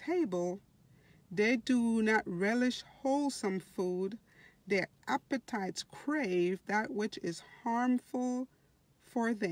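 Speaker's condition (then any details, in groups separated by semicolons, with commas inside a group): No condition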